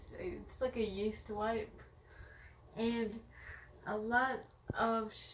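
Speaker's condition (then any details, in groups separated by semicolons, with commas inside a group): Cerebral palsy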